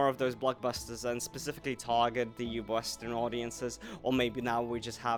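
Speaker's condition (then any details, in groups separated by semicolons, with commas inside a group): No condition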